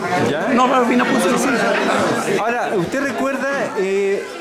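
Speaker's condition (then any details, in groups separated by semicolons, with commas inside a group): No condition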